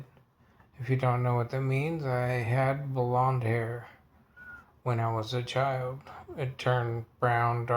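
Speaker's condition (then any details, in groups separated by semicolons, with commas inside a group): Multiple sclerosis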